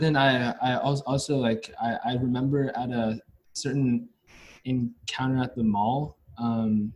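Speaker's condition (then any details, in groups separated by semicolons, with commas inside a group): Stuttering; onset around age 5 or 6, biological father and maternal grandfather stutter, childhood speech therapy including easy onset; attends NSA and Stutter Social online support meetings; much worse when hiding it, hardly stutters when relaxed and open, harder at school, grandmother hears none; repeated sounds, repeated words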